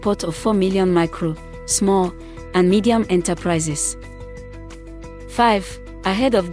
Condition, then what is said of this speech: None; typical speech.